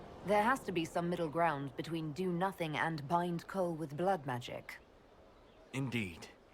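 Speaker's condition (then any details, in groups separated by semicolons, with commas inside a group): No condition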